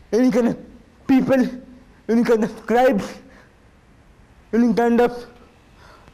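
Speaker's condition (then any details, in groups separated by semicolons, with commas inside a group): Cerebral palsy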